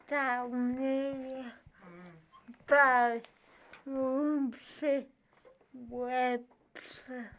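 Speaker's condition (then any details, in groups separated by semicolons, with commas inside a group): Cerebral palsy; from birth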